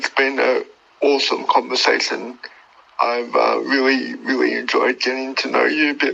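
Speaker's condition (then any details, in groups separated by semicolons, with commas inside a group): Cerebral palsy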